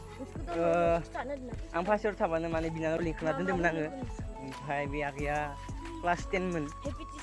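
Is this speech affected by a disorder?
No.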